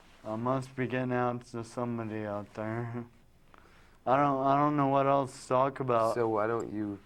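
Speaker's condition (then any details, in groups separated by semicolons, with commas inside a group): Traumatic brain injury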